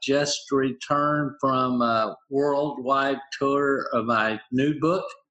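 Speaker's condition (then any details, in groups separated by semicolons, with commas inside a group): Aphasia, apraxia, dysarthria after stroke; one year three months post-stroke, practices speech four hours daily, helped by St. Petersburg aphasia center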